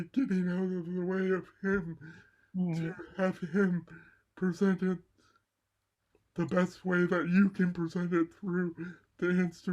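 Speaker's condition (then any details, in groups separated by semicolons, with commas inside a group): Cerebral palsy; mild left side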